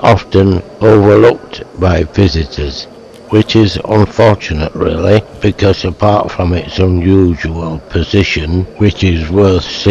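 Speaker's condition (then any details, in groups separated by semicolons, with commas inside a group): Motor neuron disease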